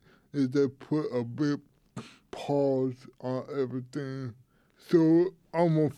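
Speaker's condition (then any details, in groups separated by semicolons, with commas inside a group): Cerebral palsy; cerebral palsy since birth, tight muscles, affects speaking, walking and hands, childhood physical therapy for hand use; takes muscle relaxer three times daily, taken this morning; speech affected, would be very hard to understand without the muscle relaxer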